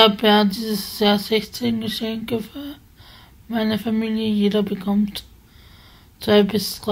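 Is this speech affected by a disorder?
Yes: spasticity from birth; multiple sclerosis.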